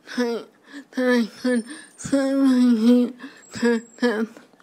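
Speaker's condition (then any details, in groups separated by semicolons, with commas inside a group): Primary lateral sclerosis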